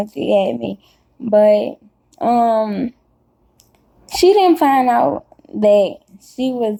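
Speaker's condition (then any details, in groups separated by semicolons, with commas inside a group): Cerebral palsy; caused by birth stroke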